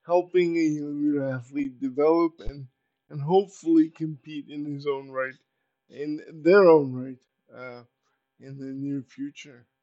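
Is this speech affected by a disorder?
Yes: cerebral palsy; uses power wheelchair.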